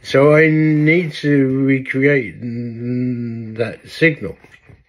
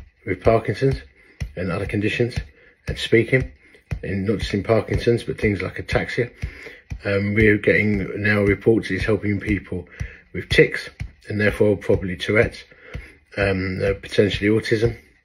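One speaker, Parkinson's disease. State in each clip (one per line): Off state without rhythmic tapping cue
Off state with rhythmic tapping cue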